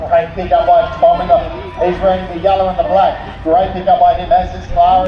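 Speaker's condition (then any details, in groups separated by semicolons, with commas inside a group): No condition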